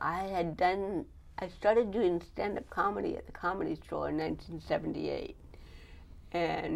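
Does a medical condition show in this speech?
Yes: cerebral palsy; diagnosed at 18 months, neck surgery, titanium neck.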